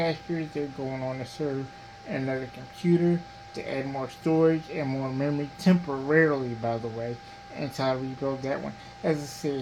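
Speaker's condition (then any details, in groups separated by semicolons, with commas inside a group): Cerebral palsy; diplegia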